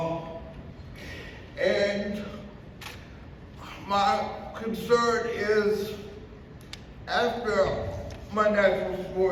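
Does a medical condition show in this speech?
Yes: cerebral palsy.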